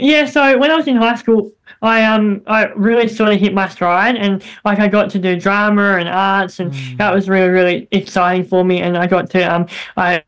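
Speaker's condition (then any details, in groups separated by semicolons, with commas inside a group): Bilateral cleft lip and palate; many operations from 3 months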